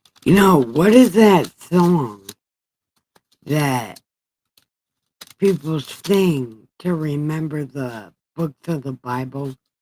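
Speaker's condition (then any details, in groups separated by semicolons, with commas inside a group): Brain injury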